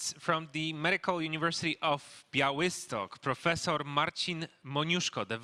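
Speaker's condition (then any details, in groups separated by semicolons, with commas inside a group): No condition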